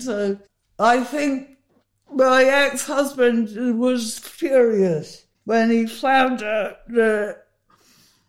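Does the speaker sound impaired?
Yes: Huntington's disease; inherited from father, carries mutation, learned father's diagnosis at 39, mood symptoms before medication, initially misdiagnosed.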